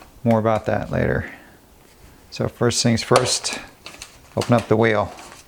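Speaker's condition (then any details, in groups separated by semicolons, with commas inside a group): No condition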